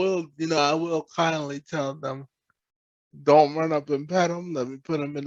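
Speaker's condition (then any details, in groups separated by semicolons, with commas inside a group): Cerebral palsy; present from birth; uses service dog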